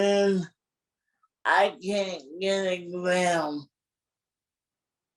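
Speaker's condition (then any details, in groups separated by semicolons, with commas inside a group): Cerebral palsy; from birth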